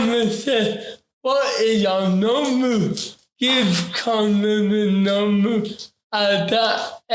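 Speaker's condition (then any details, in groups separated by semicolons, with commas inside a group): Ataxic cerebral palsy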